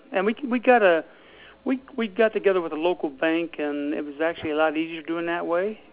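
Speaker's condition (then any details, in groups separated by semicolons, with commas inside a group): No condition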